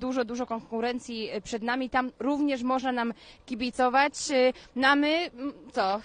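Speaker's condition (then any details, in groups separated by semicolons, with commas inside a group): No condition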